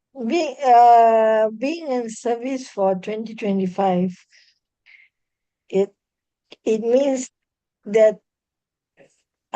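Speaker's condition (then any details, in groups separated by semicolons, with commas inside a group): Cerebral palsy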